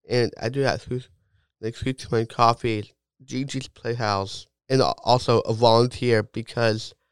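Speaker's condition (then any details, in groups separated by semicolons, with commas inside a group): Down syndrome; age 22, physical therapy, injuries and flare ups since high school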